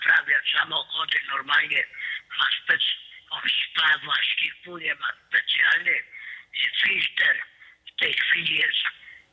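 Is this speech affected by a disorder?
Yes: tracheostomy with voice prosthesis; magnet valve voice prosthesis keeping air out of stomach, refunded by German health insurance; specialist tracheostomy filters and plasters; speaks by phone, voice praised as beautiful, seemed slightly strained at very end.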